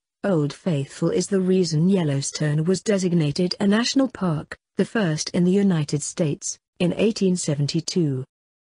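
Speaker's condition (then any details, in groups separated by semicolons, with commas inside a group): No condition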